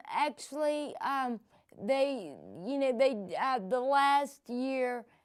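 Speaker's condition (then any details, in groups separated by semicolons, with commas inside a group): Cerebral palsy; present from birth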